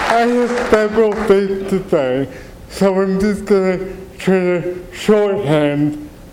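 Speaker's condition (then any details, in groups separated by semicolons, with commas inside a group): Cerebral palsy; wheelchair user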